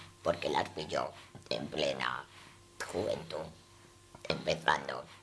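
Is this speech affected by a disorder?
Yes: total laryngectomy; laryngeal cancer.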